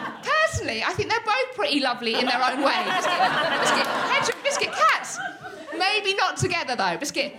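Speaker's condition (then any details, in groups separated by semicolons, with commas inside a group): Tourette's syndrome; neurological condition, uncontrollable movements and noises (tics), uses wheelchair, long-standing; frequent vocal tics, hedgehog, beans, cats, random words and phrases, swearing, can't stay on script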